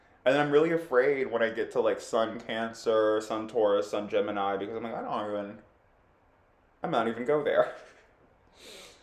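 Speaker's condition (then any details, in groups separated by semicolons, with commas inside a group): No condition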